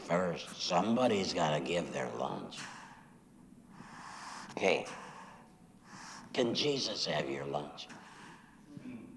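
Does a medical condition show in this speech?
Yes: laryngectomy after throat cancer; voice box removed, voice prosthesis placed.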